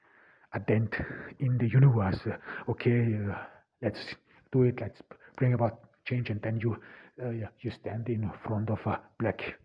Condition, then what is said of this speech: Stuttering. And that's why this is some, you may slightly hear a German accent or some sort of a non-native speaker.